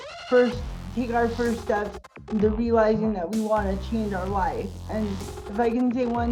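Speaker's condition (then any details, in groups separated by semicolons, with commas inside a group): Cerebral palsy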